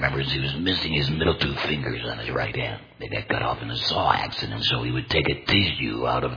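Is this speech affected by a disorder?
Yes: total laryngectomy; complete laryngectomy for larynx cancer, voice prosthesis; unusual tone of voice, may sound painful to listeners, no pain speaking, understandable with careful listening.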